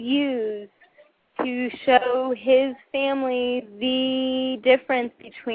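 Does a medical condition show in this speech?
Yes: cerebral palsy.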